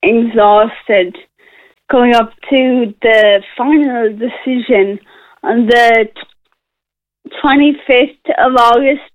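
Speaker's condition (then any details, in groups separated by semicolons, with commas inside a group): Friedreich's ataxia; rare progressive neuromuscular disease, nerve damage, muscle weakness, mobility loss; awaiting HSE reimbursement decision on Skyclarys, drug that slows progression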